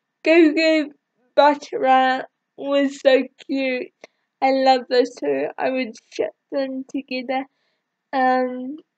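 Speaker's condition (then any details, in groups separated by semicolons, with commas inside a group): Cerebral palsy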